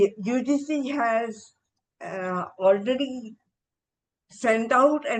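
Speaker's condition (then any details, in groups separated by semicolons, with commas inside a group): Encephalitis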